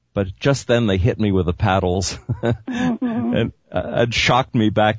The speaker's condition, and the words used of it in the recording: None; typical speech.